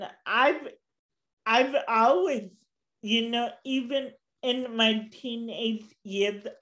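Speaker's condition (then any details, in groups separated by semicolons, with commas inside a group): Cerebral palsy; since birth, walks with walker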